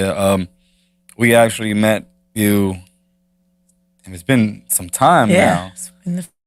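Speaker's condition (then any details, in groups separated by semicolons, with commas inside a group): No condition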